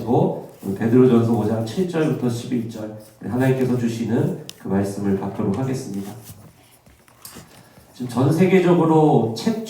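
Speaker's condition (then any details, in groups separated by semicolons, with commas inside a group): No condition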